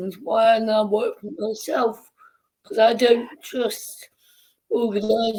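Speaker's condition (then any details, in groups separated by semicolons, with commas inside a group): Cerebral palsy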